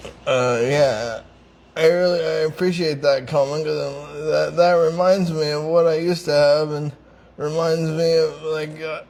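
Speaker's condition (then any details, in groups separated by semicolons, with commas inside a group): Traumatic brain injury; stuttering, unclear speech, pausing and deep breath help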